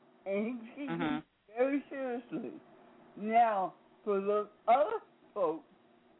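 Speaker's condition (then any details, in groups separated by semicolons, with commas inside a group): Speech impediment; sometimes gets stuck, breath won't push words out, speech very clear today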